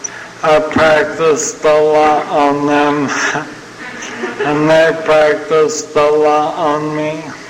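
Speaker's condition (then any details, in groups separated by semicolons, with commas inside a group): ALS (Lou Gehrig's disease); sounds like having had a couple of drinks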